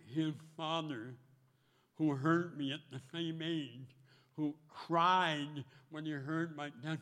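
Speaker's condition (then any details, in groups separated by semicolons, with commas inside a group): Speech impediment; 6 years of therapy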